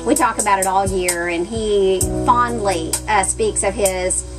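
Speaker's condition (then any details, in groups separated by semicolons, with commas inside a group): No condition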